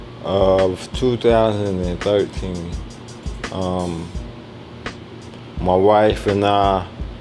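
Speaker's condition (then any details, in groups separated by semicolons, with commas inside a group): ALS; speech progressively lost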